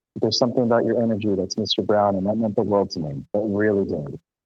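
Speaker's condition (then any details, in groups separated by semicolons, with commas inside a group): No condition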